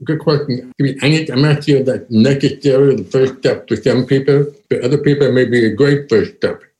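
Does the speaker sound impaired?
Yes: deafness, profound; diagnosed at age four, no intervention first 3-4 years, mainstream schooling.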